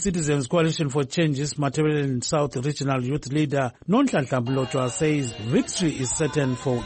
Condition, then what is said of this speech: None; typical speech.